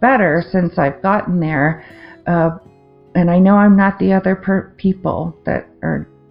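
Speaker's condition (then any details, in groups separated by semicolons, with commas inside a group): Aphasia; aphasia after stroke, left brain language center affected; not always fluid, word-finding glitches, confused with words, trouble forming sentences, writing affected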